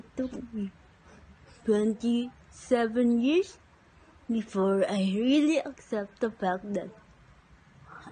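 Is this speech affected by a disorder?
Yes: cerebral palsy; speech noticeably affected.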